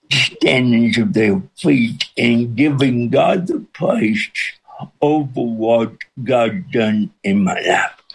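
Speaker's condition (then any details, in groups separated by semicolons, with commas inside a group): Cerebral palsy with speech impediment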